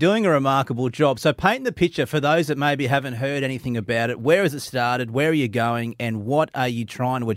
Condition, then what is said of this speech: None; typical speech.